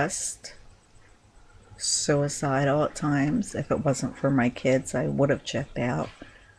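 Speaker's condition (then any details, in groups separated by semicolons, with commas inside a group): No condition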